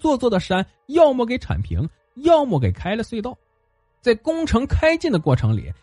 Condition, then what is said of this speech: None; typical speech.